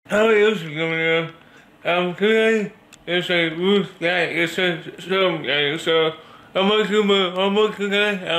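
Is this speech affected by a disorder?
Yes: cerebral palsy; speech disability.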